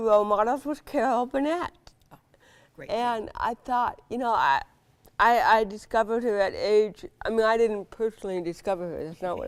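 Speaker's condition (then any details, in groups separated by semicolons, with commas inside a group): Cerebral palsy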